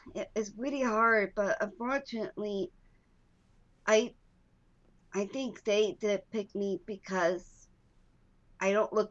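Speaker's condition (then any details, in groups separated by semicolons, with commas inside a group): Down syndrome; walked later than other children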